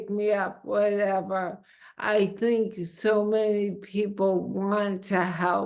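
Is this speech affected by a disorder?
Yes: amyotrophic lateral sclerosis.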